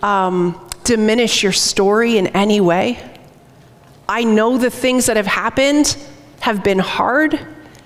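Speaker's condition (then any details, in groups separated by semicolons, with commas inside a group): No condition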